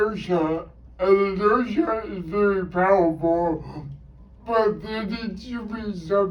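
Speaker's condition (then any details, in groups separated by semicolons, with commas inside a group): Cerebral palsy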